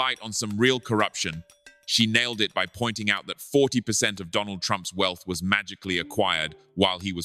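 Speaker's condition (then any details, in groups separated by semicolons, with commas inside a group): No condition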